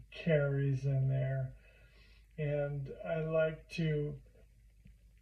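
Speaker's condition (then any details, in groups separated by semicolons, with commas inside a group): Primary lateral sclerosis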